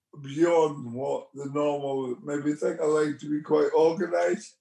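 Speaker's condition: Motor neurone disease; speech therapists offered

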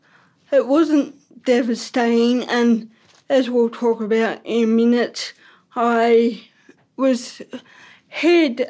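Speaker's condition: Ataxic cerebral palsy; birth trauma

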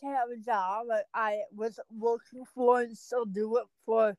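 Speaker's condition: Cerebral palsy; speech affected

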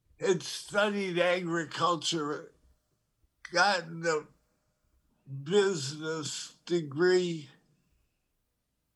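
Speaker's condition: Parkinson's disease; tremor

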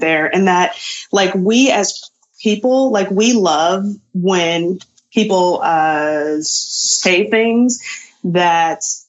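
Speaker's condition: Stuttering; stuttering since around age 3, lifelong; avoided talking to avoid stuttering, avoided saying own name around 24-25, later took up public speaking; prolonged sounds

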